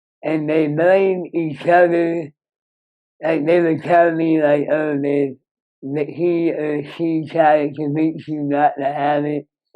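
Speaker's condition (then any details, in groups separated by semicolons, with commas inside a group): Moebius syndrome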